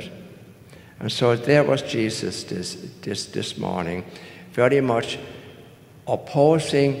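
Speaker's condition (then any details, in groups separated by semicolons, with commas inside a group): No condition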